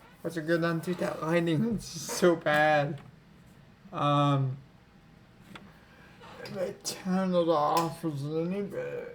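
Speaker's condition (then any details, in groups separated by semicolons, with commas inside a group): Cerebral palsy; affects legs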